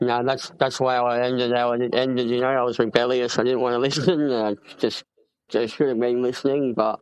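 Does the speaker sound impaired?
Yes: cleft palate; congenital.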